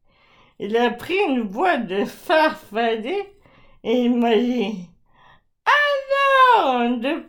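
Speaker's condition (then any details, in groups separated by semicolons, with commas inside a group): ALS (Charcot's disease); voice very severely affected, gradually deteriorating, articulation problems, not a mental impairment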